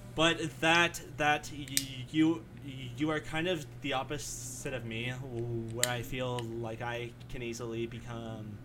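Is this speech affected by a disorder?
Yes: stutter; varies day to day with bad talking days, called not a disability but annoying; frequent word and phrase repetitions, part-word repetitions, repeated uh fillers, listeners mistake speech for drunkenness; here repeated words, blocks.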